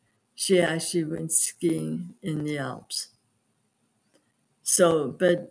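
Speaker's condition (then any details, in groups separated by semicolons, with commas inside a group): Aphasia; must pace self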